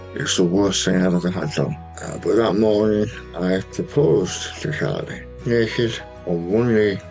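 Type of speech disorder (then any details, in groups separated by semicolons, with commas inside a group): Speech after partial glossectomy; tongue cancer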